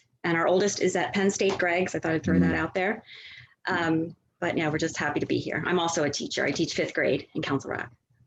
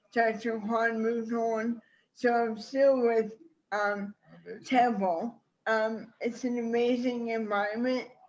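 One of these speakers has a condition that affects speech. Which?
The second: ALS; primary lateral sclerosis, legs, arms and speech affected, onset with falls; diagnosed about 8 years ago, uses walker, independent self-care; speech slowing over about 4 years.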